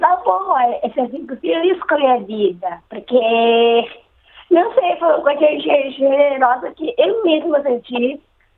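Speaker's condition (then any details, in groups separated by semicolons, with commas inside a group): Down syndrome; already talking when small, began stuttering after 2.5-year move to Germany, development somewhat delayed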